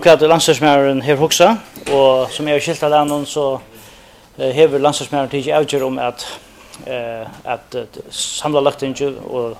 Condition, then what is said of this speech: No condition.